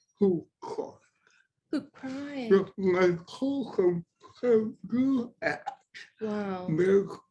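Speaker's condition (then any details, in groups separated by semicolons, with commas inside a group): Vocal dystonia; voice breaks, spasms, throat tightness, hoarseness, hard to understand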